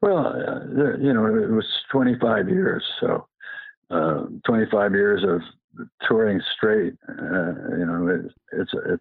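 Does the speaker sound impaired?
Yes: Parkinson's; past cancer.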